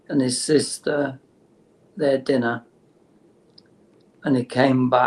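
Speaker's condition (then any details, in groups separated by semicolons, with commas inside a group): Motor neurone disease; terminal, no cure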